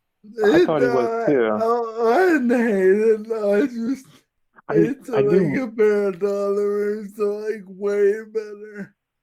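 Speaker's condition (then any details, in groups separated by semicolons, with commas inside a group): Friedreich's ataxia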